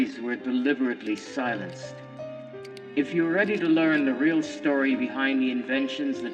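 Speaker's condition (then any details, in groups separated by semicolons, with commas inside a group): No condition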